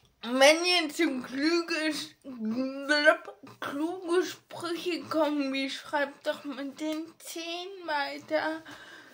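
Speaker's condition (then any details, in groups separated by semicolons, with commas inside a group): Ataxia; ataxia affecting hands and fingers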